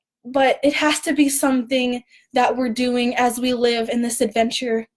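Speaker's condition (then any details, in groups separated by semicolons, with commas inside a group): No condition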